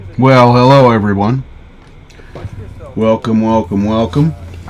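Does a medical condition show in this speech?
No.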